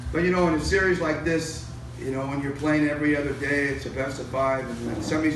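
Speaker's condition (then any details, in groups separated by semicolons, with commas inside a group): No condition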